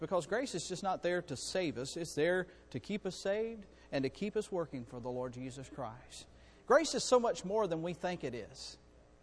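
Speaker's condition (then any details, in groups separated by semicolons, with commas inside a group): No condition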